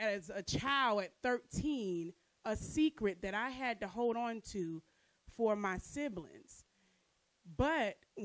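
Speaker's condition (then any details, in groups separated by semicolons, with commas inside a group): No condition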